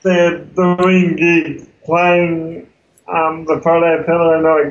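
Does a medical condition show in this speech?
Yes: cerebral palsy; congenital, affects movement in arms and legs, wheelchair user.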